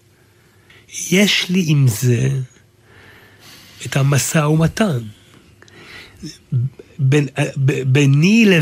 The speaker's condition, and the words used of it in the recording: Aphasia. אני, אני מוכרחה להגיד לך שזה הירואי בגלל הדבר הזה, שאתה בתוך ההפרעה הזאת ומתעד אותה בעודך נאבק בה.